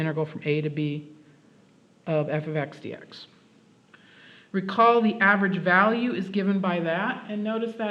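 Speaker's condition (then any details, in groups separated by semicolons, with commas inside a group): No condition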